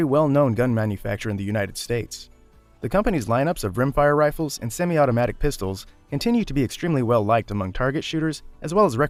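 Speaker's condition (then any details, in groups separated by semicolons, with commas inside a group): No condition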